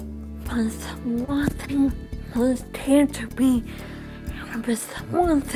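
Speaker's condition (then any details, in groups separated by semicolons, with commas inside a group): Traumatic brain injury; car crash, coma; after coma from car crash; relearned swallowing, singing voice lost, much voice therapy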